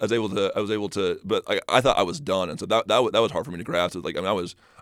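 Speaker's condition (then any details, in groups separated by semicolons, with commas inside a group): Stutter; stutter first noticed in high school, magnified on mission while learning Spanish; past speech therapists helped a little, detailed preparation learned from coach Lewis at Lone Peak; trips over words, can't get words out off the cuff, less when prepared, confident; repeated sounds, repeated words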